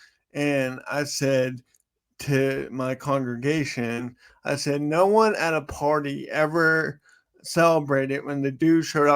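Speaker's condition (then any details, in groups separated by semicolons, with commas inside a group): Cerebral palsy; from birth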